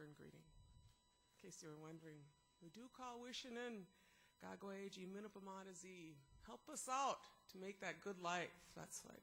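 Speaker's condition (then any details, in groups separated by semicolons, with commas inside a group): No condition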